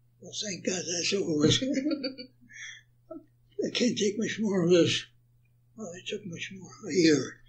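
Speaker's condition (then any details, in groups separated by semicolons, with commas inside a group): Parkinson's; attributed to Agent Orange exposure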